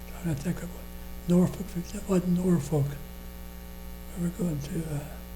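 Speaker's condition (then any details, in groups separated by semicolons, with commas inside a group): Parkinson's disease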